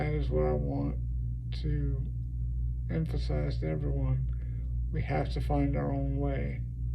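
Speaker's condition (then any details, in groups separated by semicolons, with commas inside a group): Cerebral palsy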